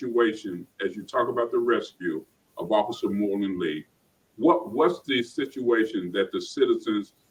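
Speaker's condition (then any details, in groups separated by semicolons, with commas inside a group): No condition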